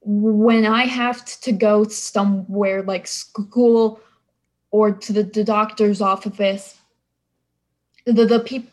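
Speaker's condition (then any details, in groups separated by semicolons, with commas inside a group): Stutter after mini-stroke; stutter since age 20, likely COVID-related mini-stroke, stroke unconfirmed on imaging, neurodeficits; speech problems began days before recording, recently hospitalized, brain fog, speech therapy suggested; word-finding problems, trouble getting words out; repeated sounds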